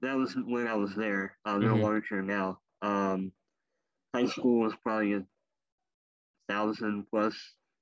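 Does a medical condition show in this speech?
Yes: cleft lip and palate; rare genetic birth disorder.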